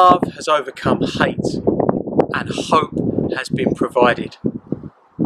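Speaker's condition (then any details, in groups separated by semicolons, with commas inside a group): No condition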